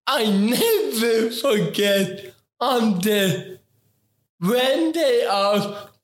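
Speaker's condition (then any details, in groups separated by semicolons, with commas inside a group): Ataxic cerebral palsy; affects coordination, movement, posture and balance; interview taken very slow, word for word, as mother advised; affects talking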